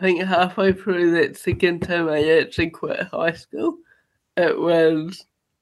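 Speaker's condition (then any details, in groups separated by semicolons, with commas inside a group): Cerebral palsy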